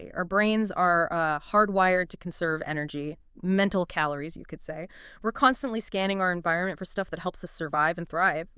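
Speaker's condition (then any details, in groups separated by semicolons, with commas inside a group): No condition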